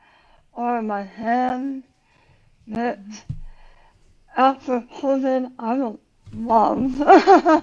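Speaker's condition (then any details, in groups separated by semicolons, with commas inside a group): Tongue cancer surgery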